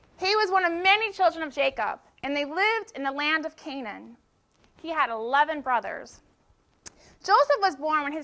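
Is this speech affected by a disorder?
No.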